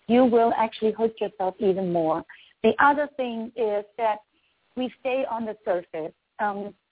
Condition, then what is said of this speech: No condition.